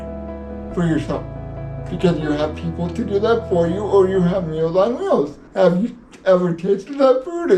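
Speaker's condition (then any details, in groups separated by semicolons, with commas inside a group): Cerebral palsy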